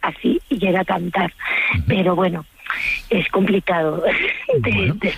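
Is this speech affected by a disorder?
Yes: vocal fold nodules; two nodules on vocal folds, forbidden to sing, heavy singing load, propolis-licorice remedy and lozenges soothe voice; five performances friday to sunday, voice worn, apologizes for voice; hoarse, broken voice, shifts to Bonnie Tyler or Joaquín Sabina style when voice breaks.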